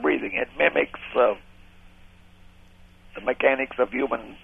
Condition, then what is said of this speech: Tracheostomy. So how and I can only breathe when, or I can only talk when the respirator allows it.